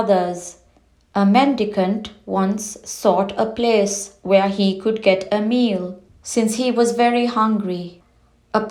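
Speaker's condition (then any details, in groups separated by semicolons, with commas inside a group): No condition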